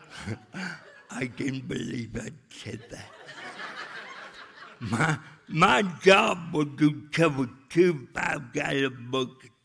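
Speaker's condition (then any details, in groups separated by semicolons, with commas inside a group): Cerebral palsy; speech still affected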